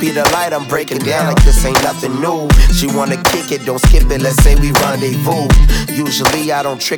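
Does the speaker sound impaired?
No.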